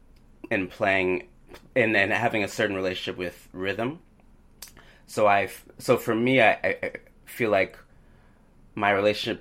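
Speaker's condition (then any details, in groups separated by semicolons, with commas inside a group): Stuttering; stuttering since age 4 or 5, now 36, considered lifelong without cure; stutter less evident when singing, sometimes stutters articulating saxophone notes, especially on downbeats with others; repeated words, blocks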